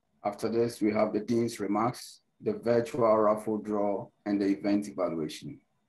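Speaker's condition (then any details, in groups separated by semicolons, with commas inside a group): No condition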